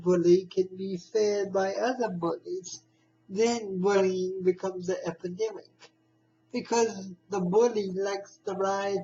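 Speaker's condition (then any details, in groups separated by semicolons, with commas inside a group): Spastic cerebral palsy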